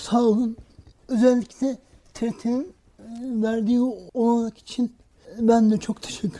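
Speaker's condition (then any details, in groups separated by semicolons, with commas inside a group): Cerebral palsy; school speech difficulty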